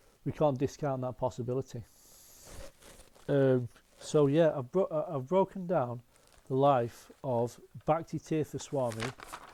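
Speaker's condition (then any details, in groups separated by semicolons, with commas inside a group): No condition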